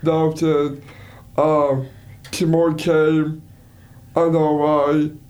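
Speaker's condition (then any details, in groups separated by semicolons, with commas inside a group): Down syndrome; congenital, two holes in heart, open heart surgery under 5 months, four major ear surgeries, small ear canals; speaks slowly so listeners can understand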